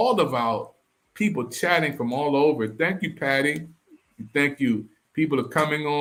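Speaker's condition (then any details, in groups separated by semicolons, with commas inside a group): No condition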